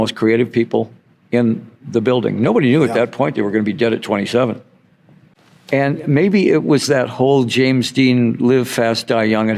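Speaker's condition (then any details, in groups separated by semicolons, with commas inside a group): No condition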